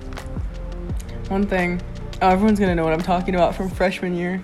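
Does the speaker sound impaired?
No.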